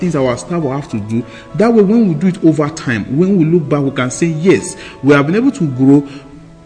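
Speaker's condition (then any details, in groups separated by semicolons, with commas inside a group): No condition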